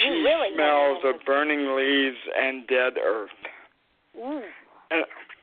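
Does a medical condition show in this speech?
Yes: cerebral palsy.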